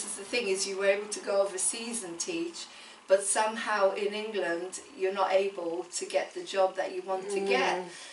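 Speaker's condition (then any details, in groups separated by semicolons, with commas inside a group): No condition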